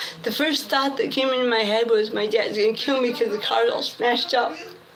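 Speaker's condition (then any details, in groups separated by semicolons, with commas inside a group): Cerebral palsy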